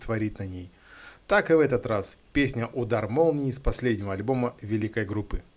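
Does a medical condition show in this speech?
No.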